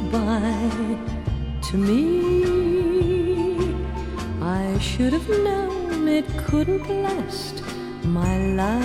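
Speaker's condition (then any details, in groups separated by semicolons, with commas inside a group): No condition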